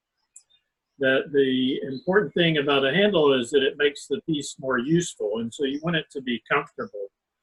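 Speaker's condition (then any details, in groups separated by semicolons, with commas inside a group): No condition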